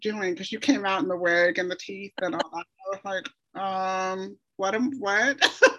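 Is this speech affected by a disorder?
Yes: deafness; hard of hearing to deaf, father also deaf, reads lips very well, does not sign; voice difference often taken for foreign accent or sinus infection, once passed off as retainer.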